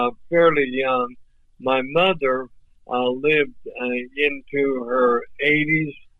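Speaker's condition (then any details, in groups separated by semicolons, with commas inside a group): ALS; voice off but clear and understandable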